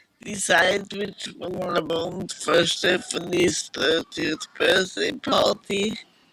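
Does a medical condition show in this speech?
Yes: multiple sclerosis.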